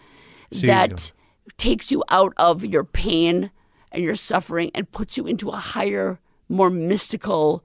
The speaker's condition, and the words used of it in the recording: Vocal cord paralysis. So what you hear now is temporary, but you'll see.